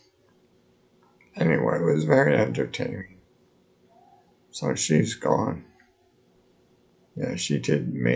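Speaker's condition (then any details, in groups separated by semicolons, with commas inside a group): Multiple sclerosis; lives in care home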